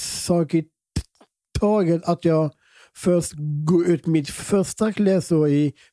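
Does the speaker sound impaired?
Yes: Down syndrome; present from birth.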